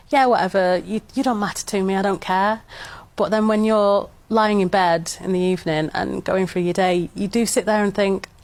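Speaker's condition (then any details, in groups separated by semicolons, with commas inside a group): No condition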